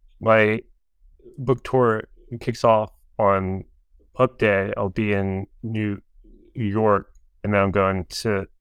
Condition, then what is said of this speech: Stuttering. And it was obvious, you know, I'm notably disfluent, but I could just never bring myself to do that.